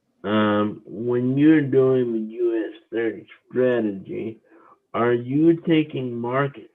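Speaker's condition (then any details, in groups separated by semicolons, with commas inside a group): Cerebral palsy; wheelchair user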